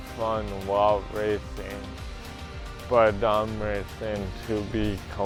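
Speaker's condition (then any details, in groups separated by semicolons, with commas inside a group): Cerebral palsy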